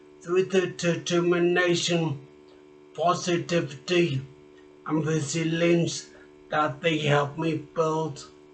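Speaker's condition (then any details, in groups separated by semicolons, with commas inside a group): Traumatic brain injury; speech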